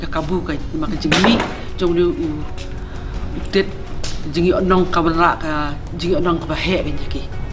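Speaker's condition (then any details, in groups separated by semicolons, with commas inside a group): No condition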